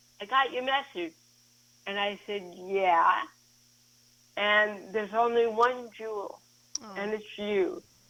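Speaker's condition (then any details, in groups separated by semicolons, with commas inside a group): Cerebral palsy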